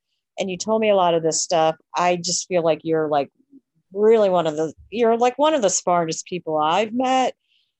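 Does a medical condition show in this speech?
No.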